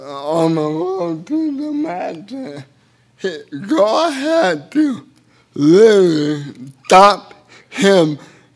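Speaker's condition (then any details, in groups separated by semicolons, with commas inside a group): Cerebral palsy; speech a little unclear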